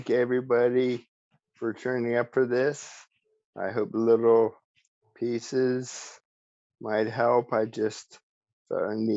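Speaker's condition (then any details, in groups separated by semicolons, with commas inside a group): ALS; speech still preserved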